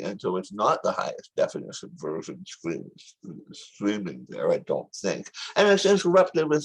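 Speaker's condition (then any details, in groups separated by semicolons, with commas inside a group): Tongue cancer surgery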